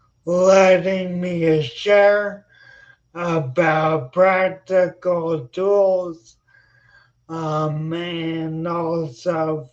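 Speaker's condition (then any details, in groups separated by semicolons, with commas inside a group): Spinocerebellar ataxia; slightly staccato speech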